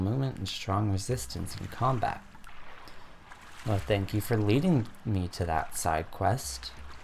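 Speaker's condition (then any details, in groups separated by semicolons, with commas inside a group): No condition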